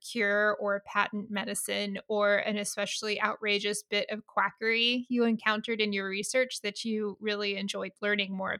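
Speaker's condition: No condition

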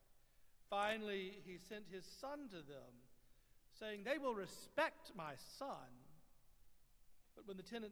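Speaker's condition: No condition

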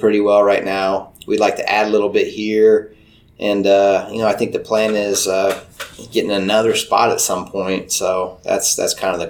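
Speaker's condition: No condition

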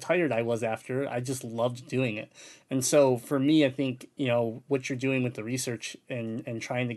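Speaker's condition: Cleft palate; congenital cleft palate

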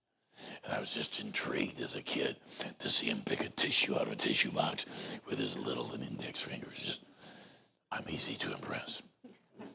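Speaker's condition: Voice box removal needed; vocal cord cancer

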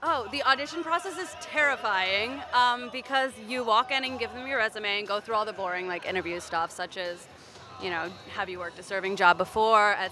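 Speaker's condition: No condition

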